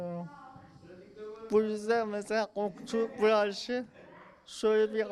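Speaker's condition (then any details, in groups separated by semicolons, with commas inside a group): Cerebral palsy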